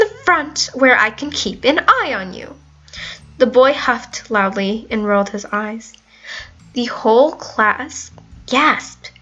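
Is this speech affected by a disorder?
No.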